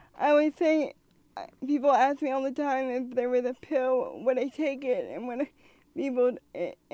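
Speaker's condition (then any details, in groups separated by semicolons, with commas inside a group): Cerebral palsy; from birth; wheelchair user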